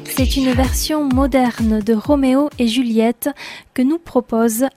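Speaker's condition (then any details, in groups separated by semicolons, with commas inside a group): No condition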